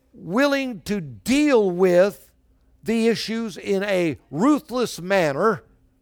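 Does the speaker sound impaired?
No.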